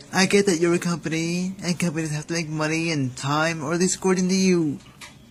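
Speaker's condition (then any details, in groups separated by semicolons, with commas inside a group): Cerebral palsy; visibly apparent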